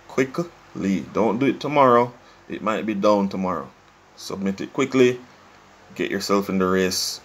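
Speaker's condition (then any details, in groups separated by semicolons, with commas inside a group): No condition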